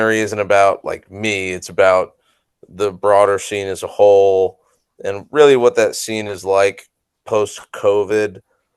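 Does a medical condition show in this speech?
No.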